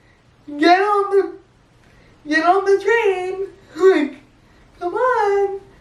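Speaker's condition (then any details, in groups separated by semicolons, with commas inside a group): Cerebral palsy; speech worsening over past year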